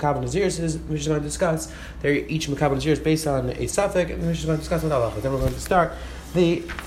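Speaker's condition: No condition

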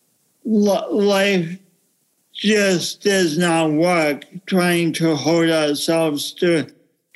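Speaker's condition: Cerebral palsy; unique walking style

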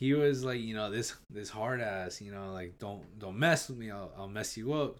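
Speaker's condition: No condition

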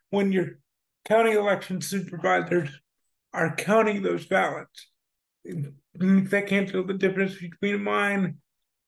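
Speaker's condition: Spastic cerebral palsy; oxygen deprivation during birth, severely limited motor skills, functional quadriplegia

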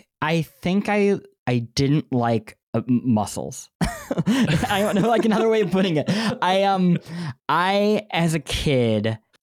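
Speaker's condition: Cleft lip and palate; bandaged

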